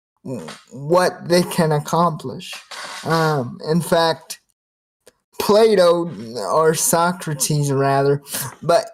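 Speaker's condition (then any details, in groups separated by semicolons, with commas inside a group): Cerebral palsy, spastic quadriplegia; spastic quadriplegia, from birth; quite severe; speech mostly unaffected, problems when talking fast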